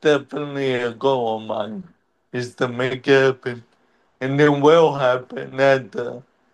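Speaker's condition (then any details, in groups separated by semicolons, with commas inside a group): Cerebral palsy; wheelchair over the years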